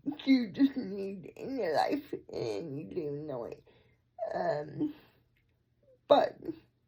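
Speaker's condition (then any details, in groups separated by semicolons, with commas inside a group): Cerebral palsy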